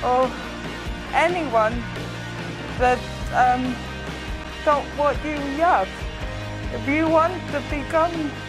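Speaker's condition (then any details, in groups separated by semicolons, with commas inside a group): Cerebral palsy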